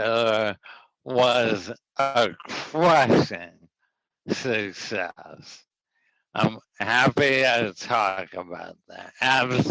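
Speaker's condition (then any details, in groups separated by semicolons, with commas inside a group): ALS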